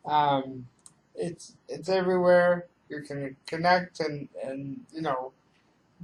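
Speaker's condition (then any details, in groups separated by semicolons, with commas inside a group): Cerebral palsy; reliable voice, uses voice control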